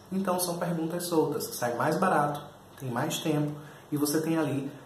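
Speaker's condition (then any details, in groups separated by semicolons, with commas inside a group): No condition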